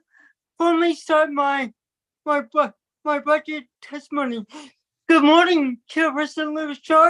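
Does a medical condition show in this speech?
Yes: cerebral palsy; from birth, affects movement.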